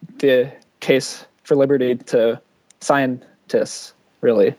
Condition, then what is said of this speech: Stuttering. You probably don't going to have to excuse me if I – or just like don't be weighed up for me because I stutter occasionally.